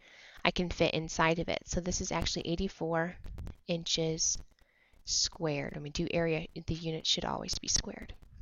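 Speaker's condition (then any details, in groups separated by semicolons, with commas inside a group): No condition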